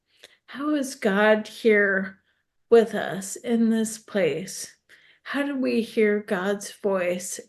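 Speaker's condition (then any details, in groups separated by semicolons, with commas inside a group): ALS; progressive neurological disease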